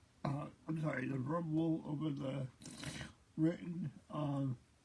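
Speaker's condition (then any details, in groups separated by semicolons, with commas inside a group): Cerebral palsy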